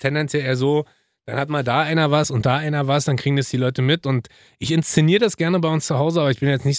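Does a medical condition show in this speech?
No.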